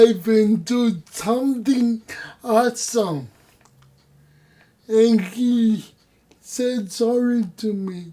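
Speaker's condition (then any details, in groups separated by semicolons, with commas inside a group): Cerebral palsy; voice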